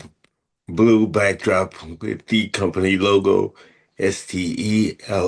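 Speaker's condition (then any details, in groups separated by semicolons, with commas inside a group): Cerebral palsy, spastic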